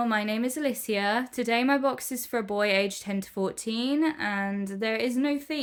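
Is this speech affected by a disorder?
No.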